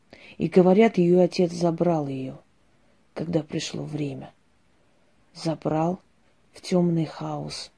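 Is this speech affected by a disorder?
No.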